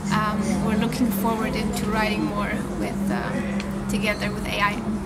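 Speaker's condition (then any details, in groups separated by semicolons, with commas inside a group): No condition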